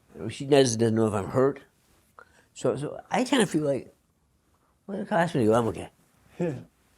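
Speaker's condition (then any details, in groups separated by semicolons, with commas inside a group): Parkinson's disease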